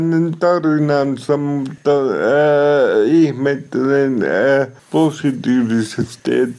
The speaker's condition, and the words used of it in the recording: Cerebral palsy. Kuten kuulette, niin puheeni on vähän epäselvää, mutta CP-vamma tarkoittaa periaatteessa syntymässä ollutta hapenpuutetta tai sitten syntymän jälkeen tapahtunutta aivovauriota 2 vuoden kuluessa.